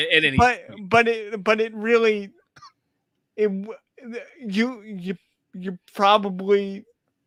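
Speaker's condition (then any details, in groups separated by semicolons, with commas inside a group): Cerebral palsy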